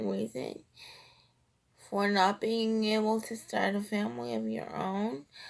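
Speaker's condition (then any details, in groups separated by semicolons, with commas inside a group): Cerebral palsy, triplegia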